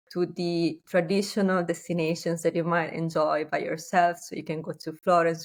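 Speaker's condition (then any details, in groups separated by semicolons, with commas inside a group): No condition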